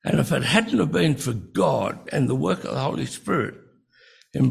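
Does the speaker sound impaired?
Yes: breathing-related speech difficulty; insufficient breathing while speaking; a lot of trouble speaking from insufficient breathing.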